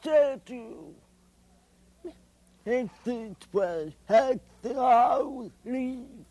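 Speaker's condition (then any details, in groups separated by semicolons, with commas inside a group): Deafness; reads faces to understand others, needs slower speech with less movement; at times hard to understand, trouble hearing and speaking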